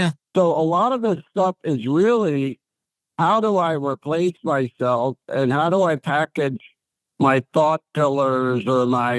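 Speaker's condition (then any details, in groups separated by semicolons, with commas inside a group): ALS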